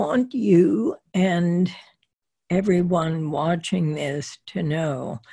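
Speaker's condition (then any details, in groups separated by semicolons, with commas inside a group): Spasmodic dysphonia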